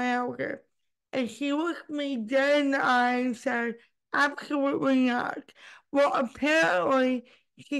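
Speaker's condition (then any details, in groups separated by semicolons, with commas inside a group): Cerebral palsy; spastic type, diagnosed around age two, childhood orthopedic surgery; adult, body spastic when awake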